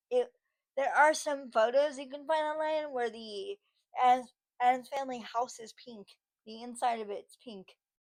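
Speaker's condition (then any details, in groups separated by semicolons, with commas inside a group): Cerebral palsy, spastic; from birth, muscle spasms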